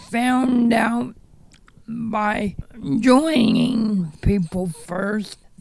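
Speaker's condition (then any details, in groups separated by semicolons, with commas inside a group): Cerebral palsy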